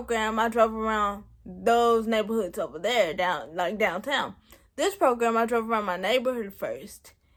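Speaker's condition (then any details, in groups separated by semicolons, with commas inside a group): Cerebral palsy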